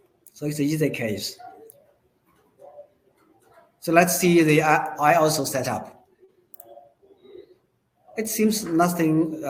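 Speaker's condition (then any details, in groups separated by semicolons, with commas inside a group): No condition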